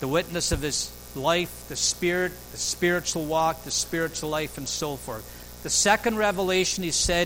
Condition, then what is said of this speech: None; typical speech.